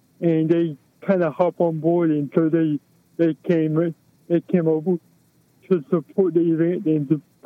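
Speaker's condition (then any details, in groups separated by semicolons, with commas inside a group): Cerebral palsy; affects movement, balance and posture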